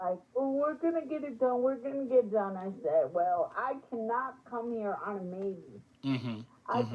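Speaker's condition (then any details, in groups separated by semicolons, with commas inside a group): Spastic quadriplegic cerebral palsy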